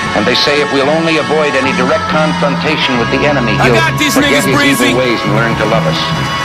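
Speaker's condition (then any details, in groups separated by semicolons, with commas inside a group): No condition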